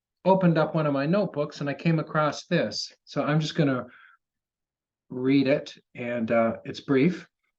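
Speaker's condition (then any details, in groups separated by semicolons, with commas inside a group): No condition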